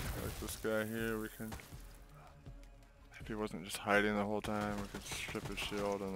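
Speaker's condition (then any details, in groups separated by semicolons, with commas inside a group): No condition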